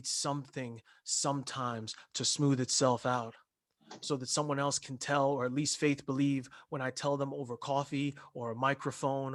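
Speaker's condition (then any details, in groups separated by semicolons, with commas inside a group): No condition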